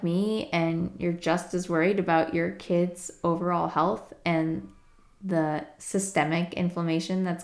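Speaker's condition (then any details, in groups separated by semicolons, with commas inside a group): No condition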